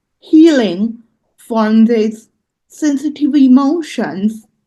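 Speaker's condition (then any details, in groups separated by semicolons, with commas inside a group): Cerebral palsy; loss of muscle control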